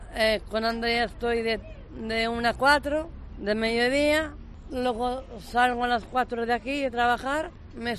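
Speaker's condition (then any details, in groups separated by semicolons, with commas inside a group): Down syndrome; intellectual disability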